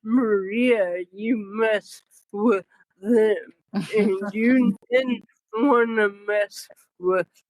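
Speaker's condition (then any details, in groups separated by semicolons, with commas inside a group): Cerebral palsy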